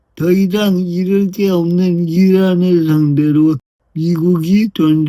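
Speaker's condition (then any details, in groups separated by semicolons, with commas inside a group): Brain lesion disability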